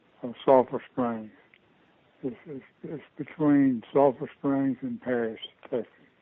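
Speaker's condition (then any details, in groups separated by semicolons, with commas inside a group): Parkinson's disease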